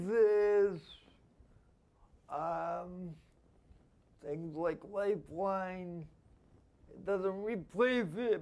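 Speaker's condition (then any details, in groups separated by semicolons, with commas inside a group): Spastic quadriplegia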